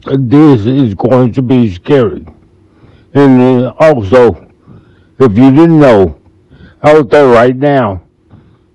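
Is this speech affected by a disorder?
Yes: multiple sclerosis.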